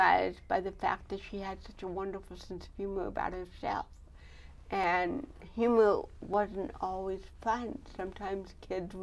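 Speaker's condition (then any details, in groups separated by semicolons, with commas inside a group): Cerebral palsy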